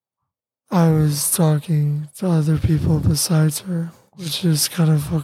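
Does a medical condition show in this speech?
Yes: tracheostomy; voice lost at first, spelled on communication board, voice later regained, cuff inflated at night stops talking.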